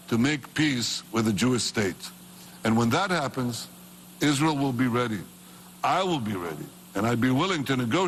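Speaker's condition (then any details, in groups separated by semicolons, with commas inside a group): No condition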